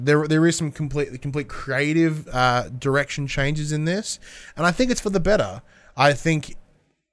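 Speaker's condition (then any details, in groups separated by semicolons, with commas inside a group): No condition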